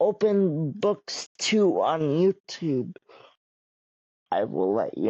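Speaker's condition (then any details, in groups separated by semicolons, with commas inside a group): Cerebral palsy; wheelchair user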